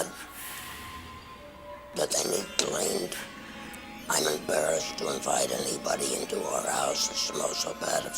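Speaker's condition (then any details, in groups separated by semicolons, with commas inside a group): Laryngectomy; total laryngectomy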